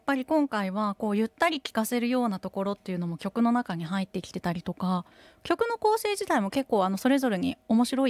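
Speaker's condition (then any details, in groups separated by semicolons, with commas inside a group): No condition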